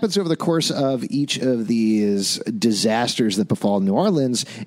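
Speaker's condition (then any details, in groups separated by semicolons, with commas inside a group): No condition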